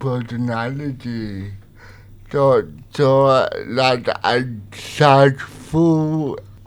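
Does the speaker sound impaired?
Yes: cerebral palsy; uses light writer communication device; interview partly own voice, partly typed audio on light writer device.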